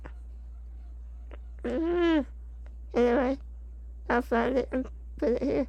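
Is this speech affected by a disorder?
Yes: spinal muscular atrophy type 2; type 2, genetic, muscle weakness.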